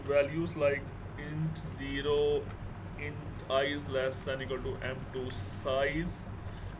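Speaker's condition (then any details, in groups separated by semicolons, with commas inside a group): No condition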